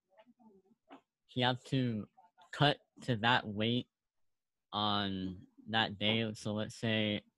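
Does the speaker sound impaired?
Yes: cleft lip; unilateral cleft lip, one side only, milder than others, 18 surgeries so far, really bad underbite.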